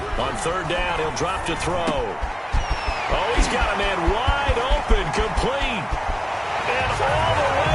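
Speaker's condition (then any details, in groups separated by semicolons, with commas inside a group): No condition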